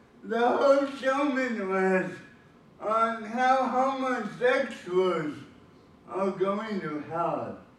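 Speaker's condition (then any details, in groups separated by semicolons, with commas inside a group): Cerebral palsy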